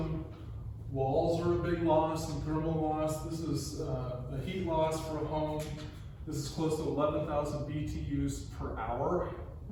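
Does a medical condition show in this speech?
No.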